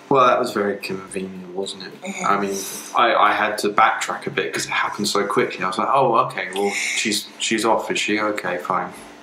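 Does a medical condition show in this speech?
No.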